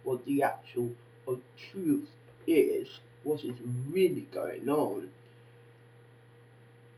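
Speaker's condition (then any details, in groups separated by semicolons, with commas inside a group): Facial palsy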